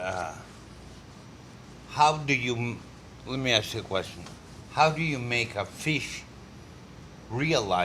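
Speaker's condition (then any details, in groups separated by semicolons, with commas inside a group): Multiple sclerosis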